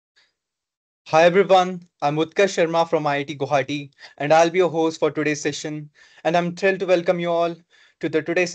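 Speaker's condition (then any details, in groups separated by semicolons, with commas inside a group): No condition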